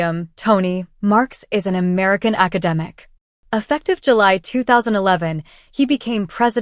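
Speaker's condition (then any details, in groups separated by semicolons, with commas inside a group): No condition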